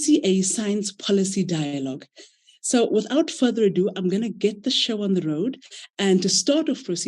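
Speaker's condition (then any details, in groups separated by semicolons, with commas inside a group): No condition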